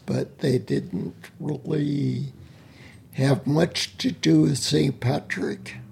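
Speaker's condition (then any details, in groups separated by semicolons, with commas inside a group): Spinocerebellar ataxia; speech impediment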